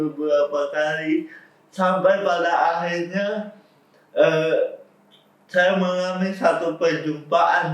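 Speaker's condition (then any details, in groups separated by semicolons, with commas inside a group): Cerebral palsy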